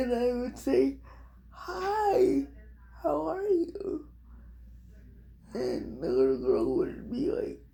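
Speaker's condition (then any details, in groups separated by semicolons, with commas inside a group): Cerebral palsy; from birth, all body parts, dystonia in hands; diagnosed at 6 months, possibly level 4-5, wheelchair, braces; speech somewhat affected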